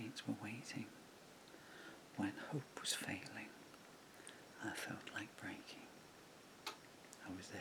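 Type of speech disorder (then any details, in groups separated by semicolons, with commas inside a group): Bulbar dysarthria; progressive bulbar palsy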